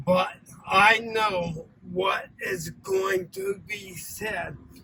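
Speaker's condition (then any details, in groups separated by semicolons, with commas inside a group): Ataxia; acquired form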